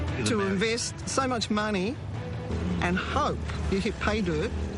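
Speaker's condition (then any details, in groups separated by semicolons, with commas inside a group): No condition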